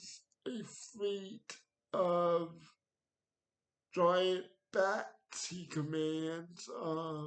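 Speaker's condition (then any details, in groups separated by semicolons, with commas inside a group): Cerebral palsy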